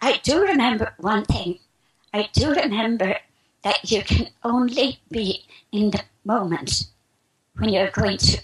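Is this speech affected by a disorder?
Yes: spasmodic dysphonia; described as strangulation of the esophagus.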